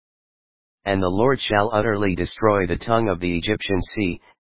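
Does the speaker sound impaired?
No.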